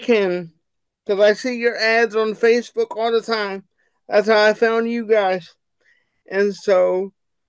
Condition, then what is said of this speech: Cerebral palsy. One is because of my cerebral palsy, my voice is unstable.